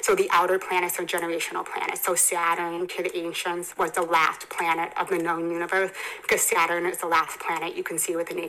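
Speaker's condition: Hearing impairment; bilateral cochlear implants

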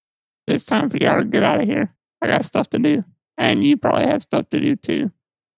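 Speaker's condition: Muscular dystrophy; sees physical therapist

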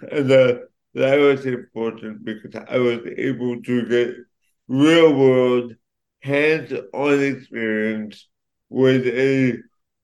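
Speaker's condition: Cerebral palsy; affects speech

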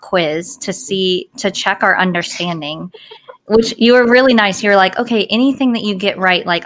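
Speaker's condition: Cleft palate

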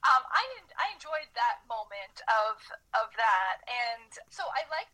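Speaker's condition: No condition

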